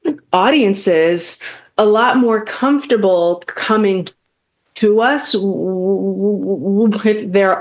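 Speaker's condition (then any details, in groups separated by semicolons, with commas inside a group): Stuttering; lifelong stuttering; long-standing fear of talking, past avoidance of carrying conversations, stuttering held back career; repeated sounds, prolonged sounds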